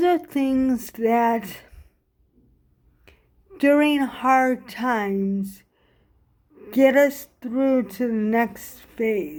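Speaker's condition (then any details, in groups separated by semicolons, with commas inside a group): Cerebral palsy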